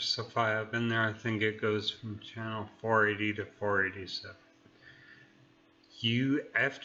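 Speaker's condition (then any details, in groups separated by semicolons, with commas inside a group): Neurological disease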